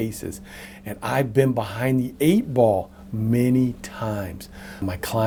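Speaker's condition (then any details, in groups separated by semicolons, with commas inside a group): No condition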